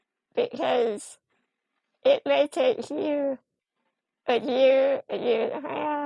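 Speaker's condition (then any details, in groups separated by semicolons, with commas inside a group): Spinal muscular atrophy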